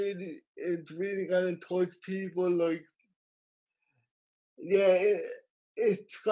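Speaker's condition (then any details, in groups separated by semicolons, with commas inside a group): Cerebral palsy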